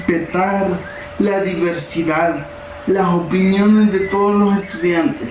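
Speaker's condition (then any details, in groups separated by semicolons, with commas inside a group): Cerebral palsy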